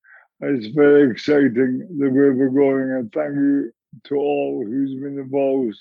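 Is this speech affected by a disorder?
Yes: motor neurone disease; about 4.5 years in, arm weakness, cannot brace with arms when falling; recovering from recent fall, large gash on side of head.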